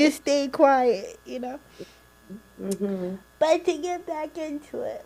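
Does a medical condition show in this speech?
Yes: cerebral palsy.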